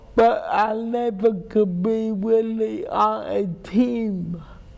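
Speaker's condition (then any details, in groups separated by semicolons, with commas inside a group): Cerebral palsy; speech impairment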